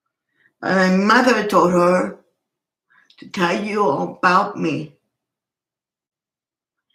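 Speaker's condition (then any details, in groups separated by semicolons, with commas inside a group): Cerebral palsy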